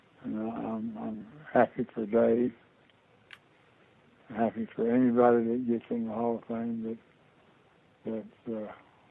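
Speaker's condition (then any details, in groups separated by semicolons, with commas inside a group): Parkinson's disease; diagnosed about two years ago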